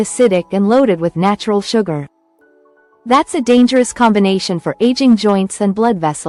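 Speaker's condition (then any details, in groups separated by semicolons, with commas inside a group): No condition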